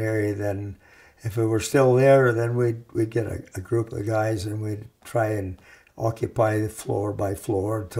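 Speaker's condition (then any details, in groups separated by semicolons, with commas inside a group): No condition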